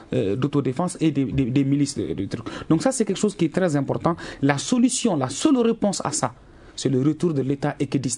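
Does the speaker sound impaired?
No.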